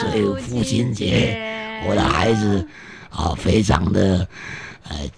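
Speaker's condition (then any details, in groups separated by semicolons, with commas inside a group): Vocal cord damage; vocal cord damage after cervical spine surgery, severe car accident 14 years ago, surgery two days later; symptoms greatly improved after Tzu Chi University senior fitness classes; unclear speech from vocal cord damage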